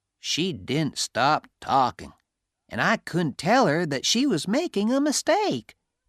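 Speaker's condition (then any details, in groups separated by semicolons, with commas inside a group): No condition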